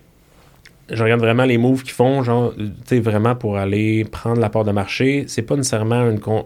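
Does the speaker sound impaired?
No.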